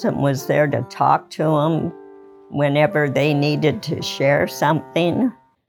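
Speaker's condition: ALS; arms and hands still move somewhat

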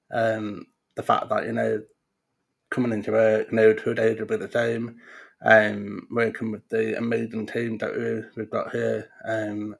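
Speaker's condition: Profound deafness; diagnosed at 18 months

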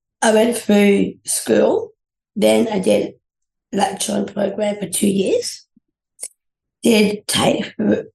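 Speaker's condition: Down syndrome

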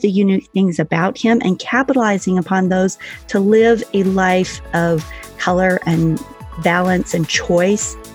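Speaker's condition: No condition

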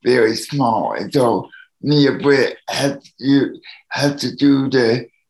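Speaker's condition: Cerebral palsy; needs help from others

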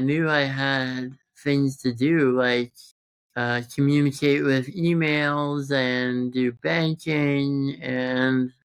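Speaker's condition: Congenital muscular dystrophy; present since birth

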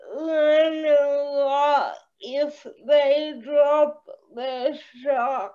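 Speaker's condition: Cerebral palsy

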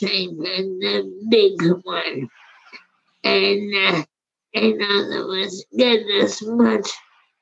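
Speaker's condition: Primary lateral sclerosis; wheelchair

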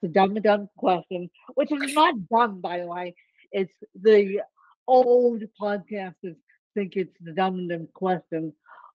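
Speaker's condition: Ataxic spastic cerebral palsy; cannot type

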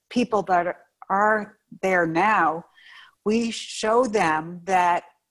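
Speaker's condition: Aphasia and apraxia; AVM-induced stroke, coma, speech labored after waking, still improving now; ongoing recovery, attends aphasia group at Spaulding rehab, meditation to facilitate speech; sounds a little different, mouth cannot form words, word retrieval and pronunciation difficulty, thinking intact

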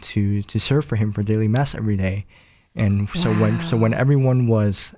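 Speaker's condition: Cleft palate; able to speak after surgical treatment

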